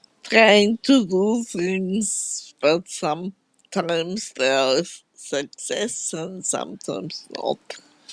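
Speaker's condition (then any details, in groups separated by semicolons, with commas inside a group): Multiple sclerosis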